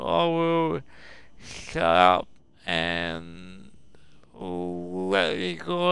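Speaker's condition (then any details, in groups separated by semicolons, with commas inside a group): Cerebral palsy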